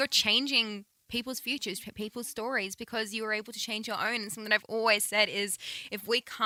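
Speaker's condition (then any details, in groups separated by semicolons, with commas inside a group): No condition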